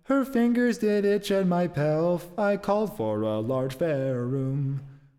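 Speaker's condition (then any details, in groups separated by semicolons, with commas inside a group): No condition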